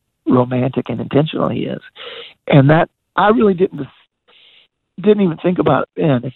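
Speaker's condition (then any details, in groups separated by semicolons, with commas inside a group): Voice disorder; couldn't sing or talk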